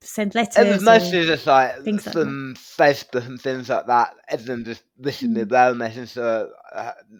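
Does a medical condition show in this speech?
Yes: tongue cancer surgery; right-side tongue surgery.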